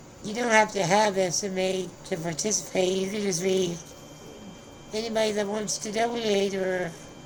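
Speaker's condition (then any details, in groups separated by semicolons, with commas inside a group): Spinal muscular atrophy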